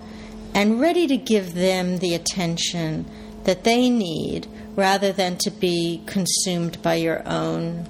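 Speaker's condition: No condition

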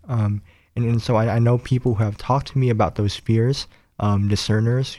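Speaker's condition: Cleft palate; nose and lip

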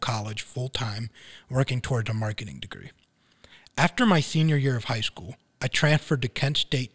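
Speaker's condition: No condition

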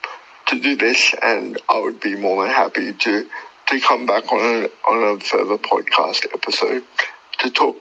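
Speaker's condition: Cerebral palsy; died twice at birth

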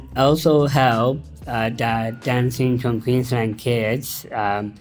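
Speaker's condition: Down syndrome; intellectual disability

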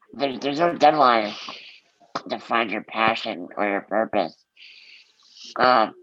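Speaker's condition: Muscular dystrophy; diagnosed at 4

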